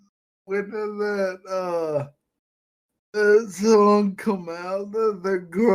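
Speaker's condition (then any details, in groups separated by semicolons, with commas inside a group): Friedreich's ataxia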